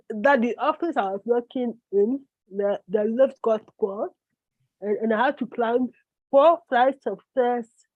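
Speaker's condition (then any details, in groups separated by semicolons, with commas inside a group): Cerebral palsy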